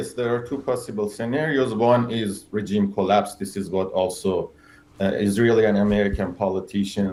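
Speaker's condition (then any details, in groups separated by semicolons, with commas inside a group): No condition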